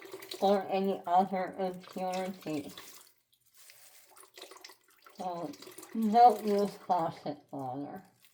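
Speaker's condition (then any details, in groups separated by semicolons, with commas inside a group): Head and neck cancer; tracheostomy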